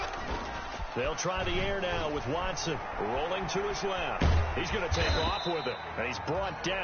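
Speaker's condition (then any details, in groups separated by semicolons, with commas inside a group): No condition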